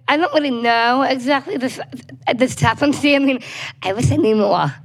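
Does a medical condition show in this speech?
Yes: Down syndrome.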